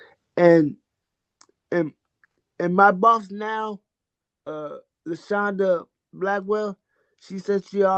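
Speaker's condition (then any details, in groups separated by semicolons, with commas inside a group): Cerebral palsy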